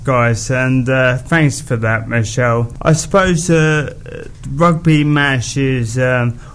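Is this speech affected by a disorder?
Yes: motor neurone disease; progressive neurological disorder affecting muscles throughout the body; diagnosed about nine months before recording, balance problems and falls, mobility impacted, drags legs walking; speech heavily impacted, slowed down, slurred around the edges.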